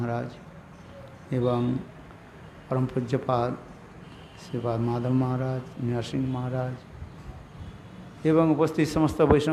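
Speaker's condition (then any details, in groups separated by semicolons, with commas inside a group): No condition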